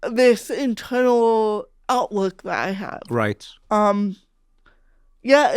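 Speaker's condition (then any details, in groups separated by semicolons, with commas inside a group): Cerebral palsy; speech sounds unusual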